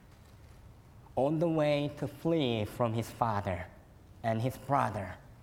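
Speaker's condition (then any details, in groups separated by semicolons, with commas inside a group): Cleft lip and palate; fed formula and cow milk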